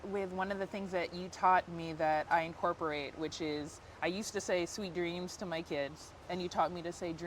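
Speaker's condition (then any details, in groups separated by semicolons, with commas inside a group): No condition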